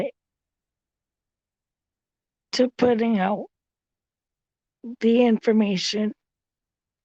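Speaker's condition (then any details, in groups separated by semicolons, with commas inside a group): Cerebral palsy; since birth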